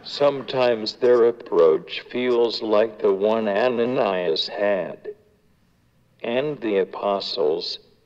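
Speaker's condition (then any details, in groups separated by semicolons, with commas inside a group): Cerebral palsy; diagnosed at eight months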